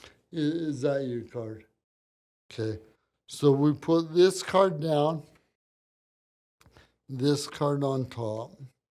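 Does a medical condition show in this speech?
Yes: cerebral palsy; from birth.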